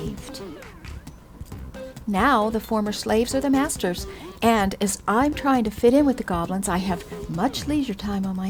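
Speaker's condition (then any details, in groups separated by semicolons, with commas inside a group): No condition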